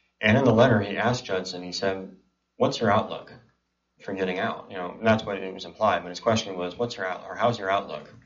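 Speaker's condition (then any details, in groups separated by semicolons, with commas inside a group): Cleft palate and cleft lip; congenital cleft palate and cleft lip, present from birth in Kuwait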